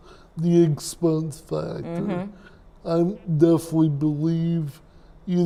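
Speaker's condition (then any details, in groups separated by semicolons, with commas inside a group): Cerebral palsy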